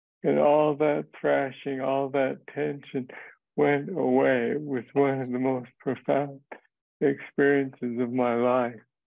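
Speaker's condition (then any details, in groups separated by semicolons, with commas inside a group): Parkinson's disease; deep brain stimulation implant; deep brain stimulation six or more years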